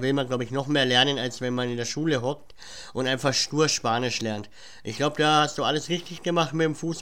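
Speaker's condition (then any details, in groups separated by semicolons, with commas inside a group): Cleft palate; cleft palate present since childhood, speech impediment; says cannot pronounce country name Guatemala because of cleft palate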